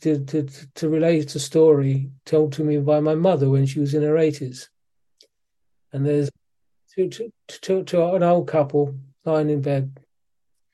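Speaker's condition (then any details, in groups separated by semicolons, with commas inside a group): Parkinson's disease; physiotherapy, exercise training with physiotherapist after moving back to UK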